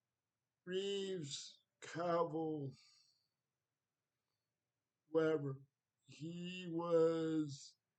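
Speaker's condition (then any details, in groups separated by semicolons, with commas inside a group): Cerebral palsy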